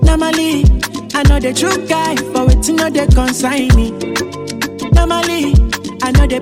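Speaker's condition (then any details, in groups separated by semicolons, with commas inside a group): No condition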